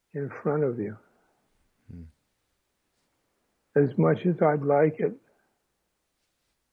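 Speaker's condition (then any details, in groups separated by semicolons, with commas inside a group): Aphasia after stroke; speech lost then regained, talking again publicly after stroke; halting speech with pauses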